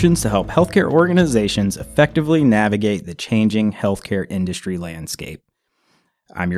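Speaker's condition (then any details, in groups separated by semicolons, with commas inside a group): No condition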